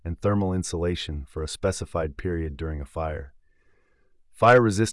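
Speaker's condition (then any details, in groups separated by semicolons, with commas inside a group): No condition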